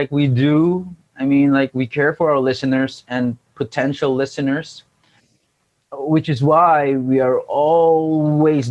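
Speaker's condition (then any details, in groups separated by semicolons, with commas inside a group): No condition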